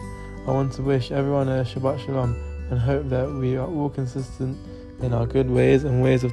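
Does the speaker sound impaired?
No.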